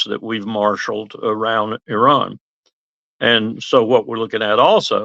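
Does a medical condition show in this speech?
No.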